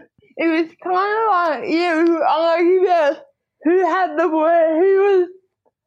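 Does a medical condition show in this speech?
Yes: cerebral palsy, diplegia; spastic diplegia, both legs, hands mildly, Botox from diagnosis, cast once age seven, no surgery; teenager, walks without wheelchair, possible NDIS scooter, knee pain from misalignment, medication, types on computer; speech a bit odd, had speech therapy.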